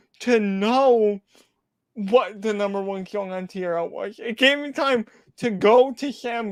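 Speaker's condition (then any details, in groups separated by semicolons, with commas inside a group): Cerebral palsy; uses a wheelchair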